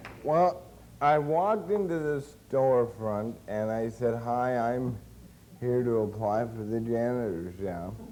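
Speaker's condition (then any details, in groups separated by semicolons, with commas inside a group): Cerebral palsy; since birth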